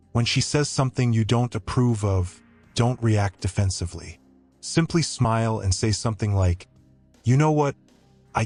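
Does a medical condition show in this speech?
No.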